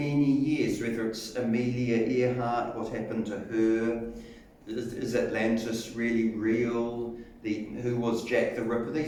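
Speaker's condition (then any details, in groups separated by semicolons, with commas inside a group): No condition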